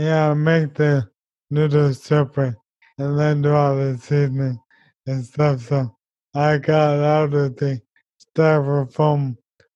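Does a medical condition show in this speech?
Yes: ALS; young onset, diagnosed age 29, progressive neurodegenerative, affects walking, speech and eventually breathing.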